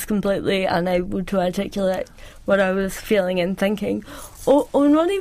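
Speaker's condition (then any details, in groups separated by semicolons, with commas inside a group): Cerebral palsy; presses really hard when writing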